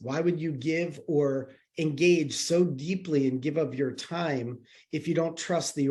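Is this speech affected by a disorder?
No.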